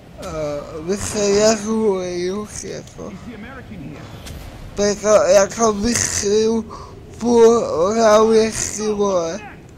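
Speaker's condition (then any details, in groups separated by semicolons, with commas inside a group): Cerebral palsy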